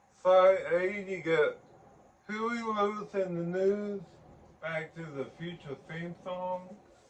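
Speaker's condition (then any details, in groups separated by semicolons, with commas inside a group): Ataxic cerebral palsy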